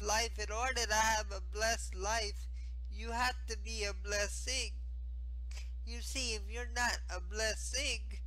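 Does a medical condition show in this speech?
Yes: spastic cerebral palsy.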